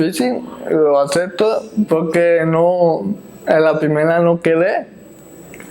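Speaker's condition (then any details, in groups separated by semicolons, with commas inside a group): Cerebral palsy; spastic type, stiffness, mobility difficulties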